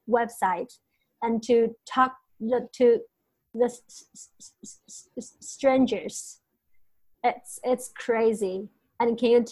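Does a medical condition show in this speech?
Yes: stuttering; stutter since childhood, grew up in China without speech therapy, persists into adulthood; hid stutter while growing up, shame about stuttering held back for years; here repeated words, blocks.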